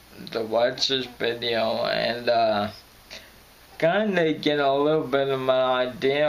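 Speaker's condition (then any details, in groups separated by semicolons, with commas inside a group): Friedreich's ataxia; voice crackles when stressed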